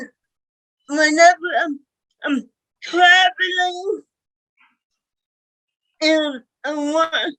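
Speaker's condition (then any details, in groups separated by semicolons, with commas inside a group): Cerebral palsy; speech impairment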